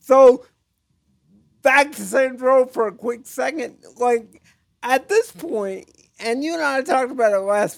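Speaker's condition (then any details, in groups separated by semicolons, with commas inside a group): Cerebral palsy; types with one finger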